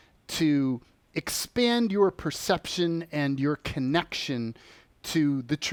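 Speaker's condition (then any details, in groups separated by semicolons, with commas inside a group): No condition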